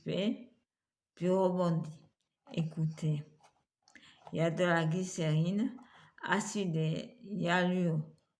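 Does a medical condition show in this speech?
Yes: multiple sclerosis.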